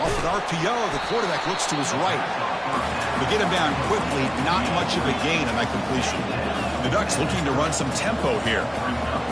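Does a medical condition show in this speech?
No.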